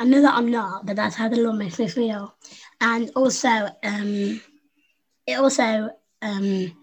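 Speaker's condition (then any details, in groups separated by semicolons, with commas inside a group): Down syndrome; congenital, infant heart failure, heart surgery in infancy, stopped breathing as baby and resuscitated, chest problems, pneumonia; learned to speak by copying younger sister Susie, never stopped talking since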